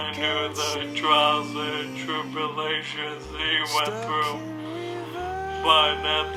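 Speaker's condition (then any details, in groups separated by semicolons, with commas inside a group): ALS; recently diagnosed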